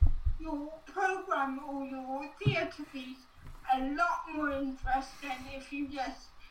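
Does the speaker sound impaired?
Yes: cerebral palsy.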